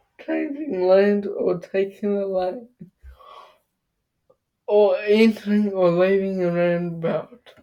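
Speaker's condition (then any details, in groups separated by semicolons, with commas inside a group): Cerebral palsy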